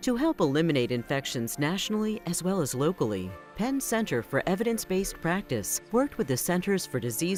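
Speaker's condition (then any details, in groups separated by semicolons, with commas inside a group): No condition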